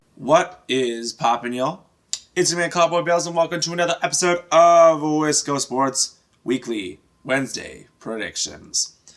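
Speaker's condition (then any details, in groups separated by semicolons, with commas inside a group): No condition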